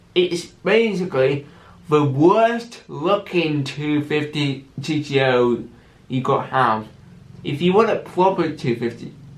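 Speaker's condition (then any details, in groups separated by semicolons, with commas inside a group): Cerebral palsy with stammer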